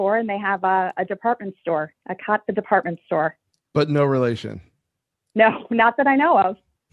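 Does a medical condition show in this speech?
No.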